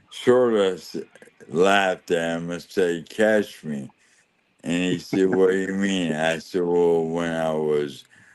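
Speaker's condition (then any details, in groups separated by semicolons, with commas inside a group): ALS; losing ability to talk and swallow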